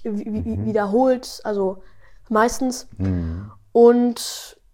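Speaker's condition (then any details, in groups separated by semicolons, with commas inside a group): Stuttering; 12-year-old boy; no stuttering when singing, stutters rapping without melody, little in own podcast when in flow, fast rate, better slower; repeated sounds, prolonged sounds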